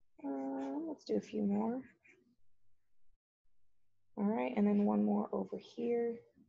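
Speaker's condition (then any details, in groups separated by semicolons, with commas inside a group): No condition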